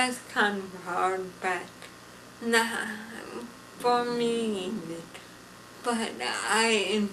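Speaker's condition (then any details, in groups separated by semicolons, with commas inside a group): Traumatic brain injury; closed head injury, stroke, right-side paralysis, tracheostomy later removed; years of occupational, physical and speech therapy; initially unable to talk, then slowed speech, uses cued speech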